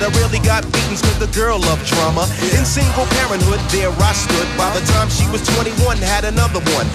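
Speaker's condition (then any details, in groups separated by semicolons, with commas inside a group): No condition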